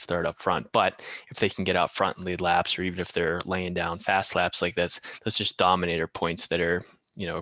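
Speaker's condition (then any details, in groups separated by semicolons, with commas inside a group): No condition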